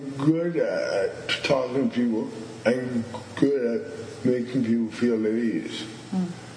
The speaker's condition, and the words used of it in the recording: Cerebral palsy. It really is. I've had moments of disfluency with that has taken a long time.